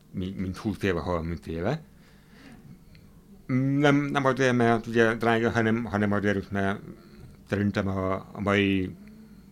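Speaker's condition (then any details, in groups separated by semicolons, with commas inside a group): Hearing impairment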